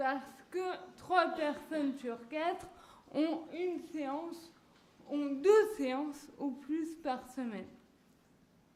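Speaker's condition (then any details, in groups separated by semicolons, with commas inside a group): Cerebral palsy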